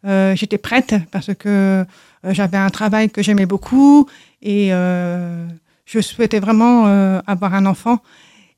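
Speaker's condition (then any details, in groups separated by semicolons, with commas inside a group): Deafness from birth; congenital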